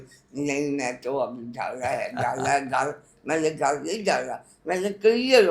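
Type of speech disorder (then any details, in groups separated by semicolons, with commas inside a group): Speech after partial glossectomy; tongue cancer surgery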